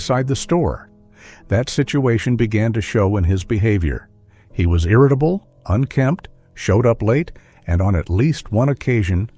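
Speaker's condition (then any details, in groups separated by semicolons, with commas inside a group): No condition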